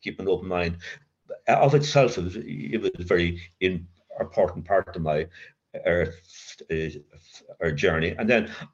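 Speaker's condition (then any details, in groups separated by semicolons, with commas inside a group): Covert stutter; severe childhood stutter with blocks, linked to adverse childhood experience, child guidance clinic, speechless while drinking; covert since early sobriety in AA, about 40 years, occasional blocks, talks easily at meetings; stutters mostly in mind, thinks ahead around feared words, voice long felt fake; repeated sounds, repeated words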